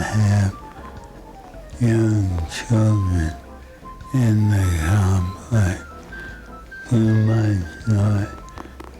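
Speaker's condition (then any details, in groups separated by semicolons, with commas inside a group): Parkinson's disease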